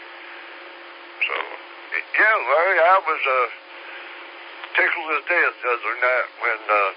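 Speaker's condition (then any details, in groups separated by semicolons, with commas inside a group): Slurred speech; takes 17 different medications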